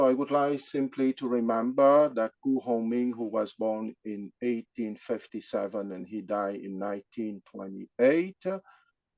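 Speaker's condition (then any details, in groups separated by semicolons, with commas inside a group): No condition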